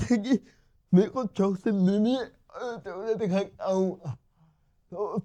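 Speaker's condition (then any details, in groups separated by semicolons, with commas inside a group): Cerebral palsy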